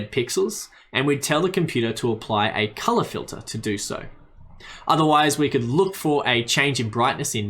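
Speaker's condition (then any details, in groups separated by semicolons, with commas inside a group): No condition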